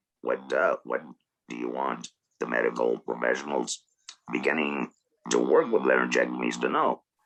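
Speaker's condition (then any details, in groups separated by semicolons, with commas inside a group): Laryngectomy, oesophageal; total laryngectomy and glossectomy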